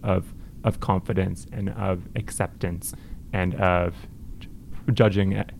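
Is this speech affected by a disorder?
Yes: stuttering; persisting into adulthood, no cure, managed, no family history, past blocks up to 30 seconds; always stutters, varies by day and week, no clear pattern, retimes breaths, Israeli Zoom support group; more when nervous, less when angry, tends not to block when singing, uncoordinated breathing contributes; here repeated words, prolonged sounds, blocks.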